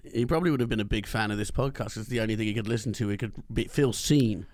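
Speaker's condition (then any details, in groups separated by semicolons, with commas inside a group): No condition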